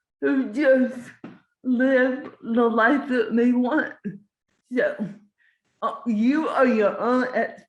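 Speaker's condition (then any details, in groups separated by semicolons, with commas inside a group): Cerebral palsy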